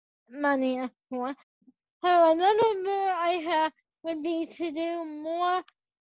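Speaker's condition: Cerebral palsy; age 21

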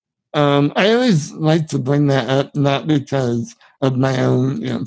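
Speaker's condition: Spinal muscular atrophy, severe; genetic

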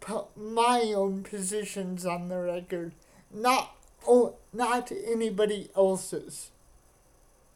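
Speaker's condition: Cerebral palsy; wheelchair user

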